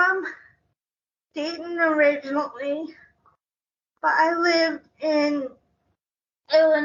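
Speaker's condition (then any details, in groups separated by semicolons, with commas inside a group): Cerebral palsy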